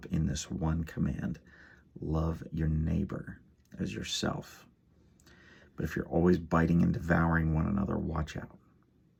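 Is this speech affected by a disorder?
No.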